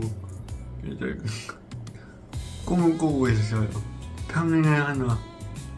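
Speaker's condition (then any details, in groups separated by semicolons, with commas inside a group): Brain lesion disability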